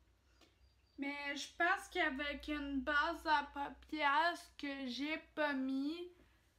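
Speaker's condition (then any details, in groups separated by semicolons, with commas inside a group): Ataxia; degenerative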